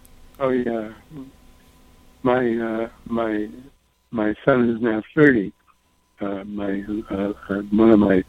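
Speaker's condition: Parkinson's disease; frozen face first noticed by a doctor, confirmed by Parkinson specialists; exhaustion main symptom, muddy head felt during interview, tiny scrawled handwriting getting tinier; throat getting closed up, losing voice

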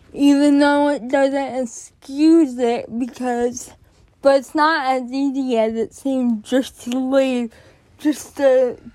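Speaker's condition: Cerebral palsy; born addicted

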